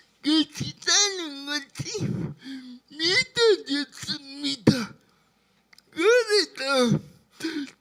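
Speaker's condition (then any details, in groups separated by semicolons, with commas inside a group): Brain lesion disability grade 1, severe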